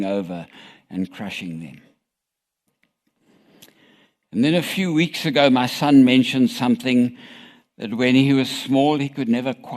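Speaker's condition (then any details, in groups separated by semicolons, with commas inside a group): No condition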